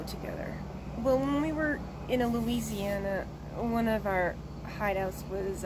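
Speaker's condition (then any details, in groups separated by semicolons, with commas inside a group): No condition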